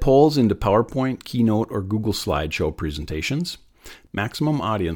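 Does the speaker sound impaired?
No.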